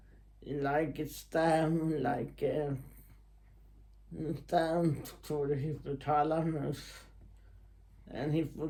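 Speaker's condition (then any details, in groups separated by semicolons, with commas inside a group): Muscular Parkinson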